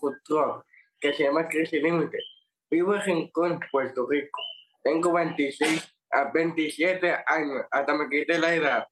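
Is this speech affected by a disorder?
Yes: Down syndrome; adult man aged 26 to 27.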